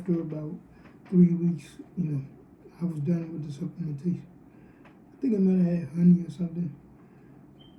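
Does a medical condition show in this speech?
Yes: cerebral palsy.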